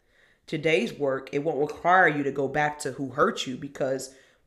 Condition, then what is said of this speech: No condition.